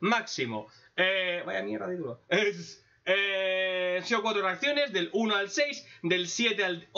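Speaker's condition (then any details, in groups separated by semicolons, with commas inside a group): No condition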